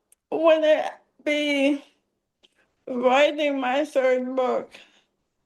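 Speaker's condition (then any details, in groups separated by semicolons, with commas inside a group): ALS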